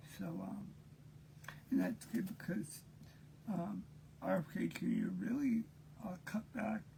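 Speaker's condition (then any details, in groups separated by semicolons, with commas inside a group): Cerebral palsy; present since birth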